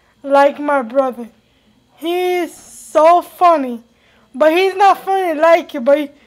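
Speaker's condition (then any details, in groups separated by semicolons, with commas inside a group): Cerebral palsy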